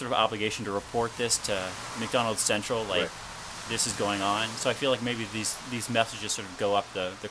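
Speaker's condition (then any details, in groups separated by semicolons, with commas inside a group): No condition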